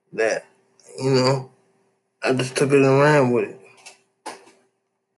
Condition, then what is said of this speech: Cerebral palsy. And people were like, you got a nice rap voice that you write?